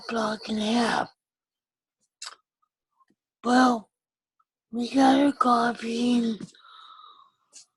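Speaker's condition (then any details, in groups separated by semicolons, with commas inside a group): Cerebral palsy with ataxia; ataxia, tracheostomy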